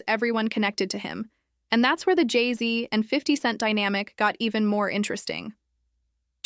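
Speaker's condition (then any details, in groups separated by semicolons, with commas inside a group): No condition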